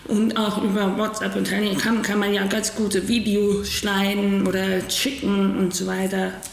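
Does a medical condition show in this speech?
Yes: deaf from birth, cochlear implant, congenital; cochlear implant since age six, uses spoken German and sign language.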